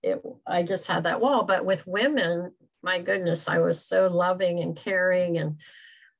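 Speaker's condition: Cleft palate, severe; visible scars from cleft palate, nose constructed by a surgeon

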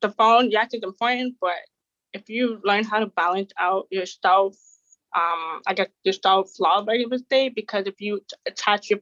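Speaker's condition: Deafness; has a disability

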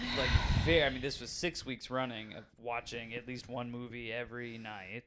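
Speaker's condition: No condition

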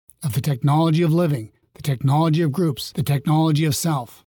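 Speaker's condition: No condition

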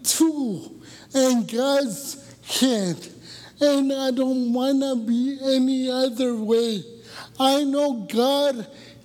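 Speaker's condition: Cerebral palsy; born about two weeks early

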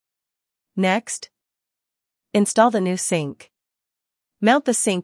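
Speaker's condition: No condition

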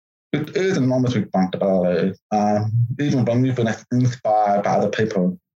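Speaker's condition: Profound deafness; congenital, born deaf

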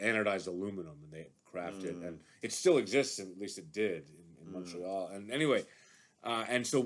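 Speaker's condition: No condition

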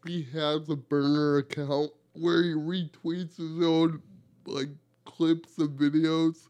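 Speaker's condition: Cerebral palsy; wheelchair user

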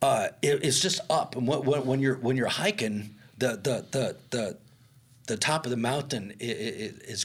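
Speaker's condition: Stuttering and Tourette's; childhood stutter, Tourette's tics: foot, eye blinking, head twitch, special ed, drumming from age 9; slow drumming, singing rhythms with mentor Steve Smith from mid-to-late twenties, helped stutter; very severe in childhood, sound repetitions reading aloud, silent reading fine, still struggling mid-to-late twenties; repeated sounds, repeated words

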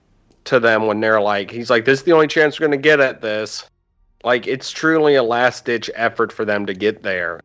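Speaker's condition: No condition

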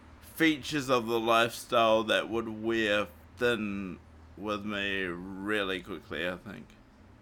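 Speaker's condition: Cerebral palsy; morphine not allowed after it

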